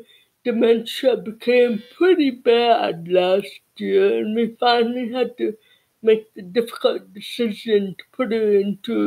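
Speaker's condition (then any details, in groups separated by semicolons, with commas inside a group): Cerebral palsy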